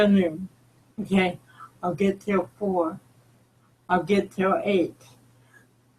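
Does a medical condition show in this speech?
Yes: cerebral palsy.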